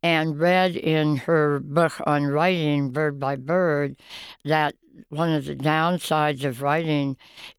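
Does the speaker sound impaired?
Yes: oral cancer, half tongue removed, partial glossectomy; oral cancer under tongue, recurred as golf-ball tumor, half tongue and part jaw removed, radiation; survivor, about 25 years since diagnosis, failed hip graft, jaw bar loosened and removed.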